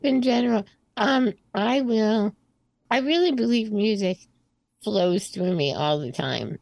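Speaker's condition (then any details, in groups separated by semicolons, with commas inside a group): Spinal muscular atrophy type 2; from birth, slightly progressive since 20s, arms less mobile, power chair from 12, sensation unaffected; hard time talking before medication, breathing, speaking, singing now stronger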